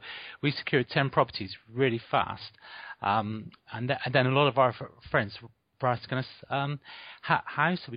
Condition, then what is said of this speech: Stuttering. So the thing, you know, I stammered a bit then, but the thing with me is I knew